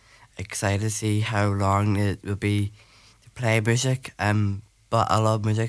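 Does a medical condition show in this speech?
Yes: Down syndrome; extra chromosome, intellectual disability.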